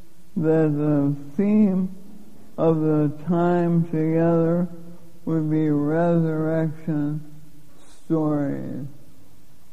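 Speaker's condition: Lou Gehrig's disease; given 3 to 5 years to live

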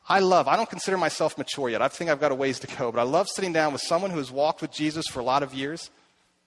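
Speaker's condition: No condition

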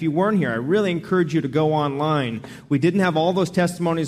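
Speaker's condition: No condition

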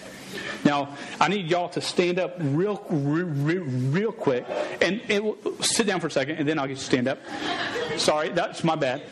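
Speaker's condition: Stutter; probably present in childhood; sometimes unable to say own name in public; repeated sounds, prolonged sounds

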